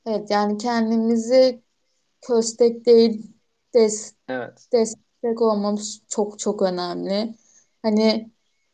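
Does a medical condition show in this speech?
Yes: stuttering; accepted, chooses to stutter freely, no aim to overcome it; once no stuttering in a story video, stuttering called more noticeable than a peer's; here repeated sounds, prolonged sounds.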